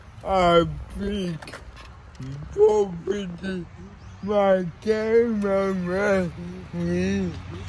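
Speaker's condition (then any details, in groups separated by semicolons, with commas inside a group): Cerebral palsy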